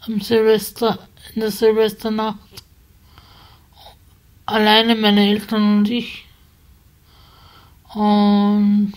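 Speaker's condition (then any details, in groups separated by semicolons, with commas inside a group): Spasticity from birth; multiple sclerosis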